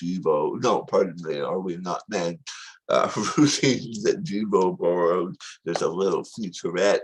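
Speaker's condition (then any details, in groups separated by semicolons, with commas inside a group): Tongue cancer surgery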